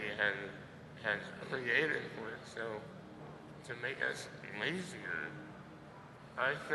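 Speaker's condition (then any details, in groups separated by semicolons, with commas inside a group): Muscular dystrophy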